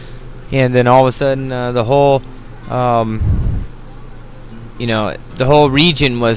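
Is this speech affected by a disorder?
No.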